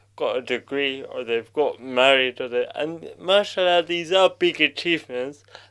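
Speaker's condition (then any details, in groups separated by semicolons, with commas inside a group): Cerebral palsy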